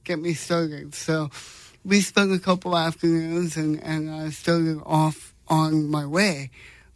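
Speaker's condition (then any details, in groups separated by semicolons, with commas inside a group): Cerebral palsy; congenital, paralyzed left hand, 10 corrective left foot surgeries, 9 screws, steel plate in foot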